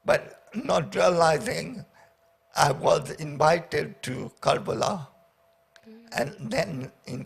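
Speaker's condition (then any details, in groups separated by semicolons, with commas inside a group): Paraplegia with essential tremor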